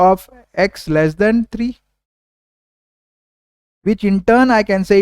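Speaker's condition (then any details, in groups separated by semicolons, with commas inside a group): No condition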